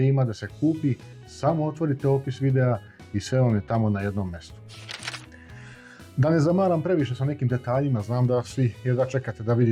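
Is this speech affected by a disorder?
No.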